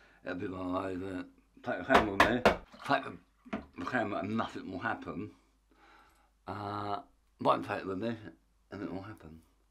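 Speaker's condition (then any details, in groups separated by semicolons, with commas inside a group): Tongue cancer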